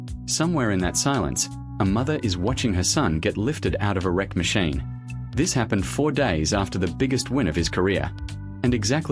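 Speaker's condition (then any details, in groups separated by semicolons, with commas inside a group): No condition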